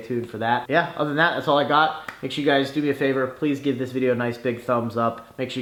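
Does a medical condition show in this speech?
No.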